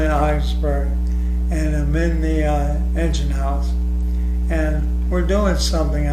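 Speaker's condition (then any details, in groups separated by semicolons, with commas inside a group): ALS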